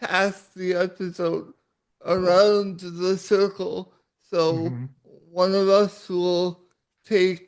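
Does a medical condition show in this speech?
Yes: cerebral palsy.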